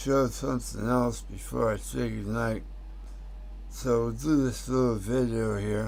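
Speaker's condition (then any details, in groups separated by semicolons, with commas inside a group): Tongue cancer; tongue tumor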